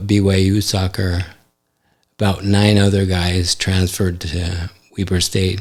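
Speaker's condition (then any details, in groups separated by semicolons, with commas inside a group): ALS; affects hand function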